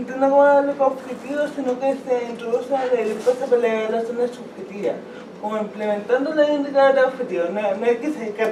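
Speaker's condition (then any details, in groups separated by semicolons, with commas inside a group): Cerebral palsy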